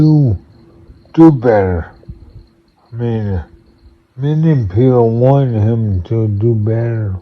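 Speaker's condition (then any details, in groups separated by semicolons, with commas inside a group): Multiple sclerosis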